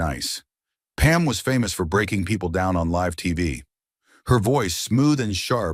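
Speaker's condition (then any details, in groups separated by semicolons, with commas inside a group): No condition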